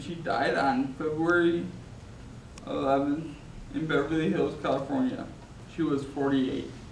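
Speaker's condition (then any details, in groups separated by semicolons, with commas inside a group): Traumatic brain injury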